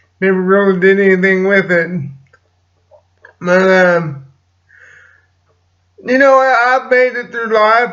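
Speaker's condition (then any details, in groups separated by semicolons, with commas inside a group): Cerebral palsy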